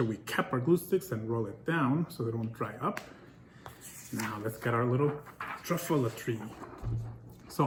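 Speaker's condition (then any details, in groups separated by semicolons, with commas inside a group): No condition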